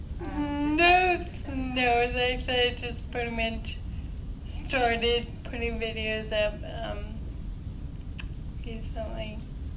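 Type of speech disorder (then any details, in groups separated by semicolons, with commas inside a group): Ataxic dysarthria; Friedreich's ataxia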